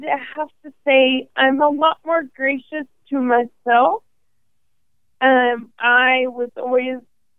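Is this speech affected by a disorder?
Yes: ALS; probable category at diagnosis, first symptoms in hand, diagnosed at 27 after 18 months; 5.5 years since diagnosis, considering walking device, sees speech and respiratory therapists, must catch breath.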